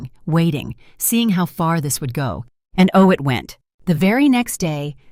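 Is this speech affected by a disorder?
No.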